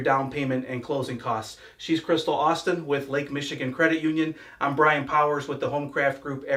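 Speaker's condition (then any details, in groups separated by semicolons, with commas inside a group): No condition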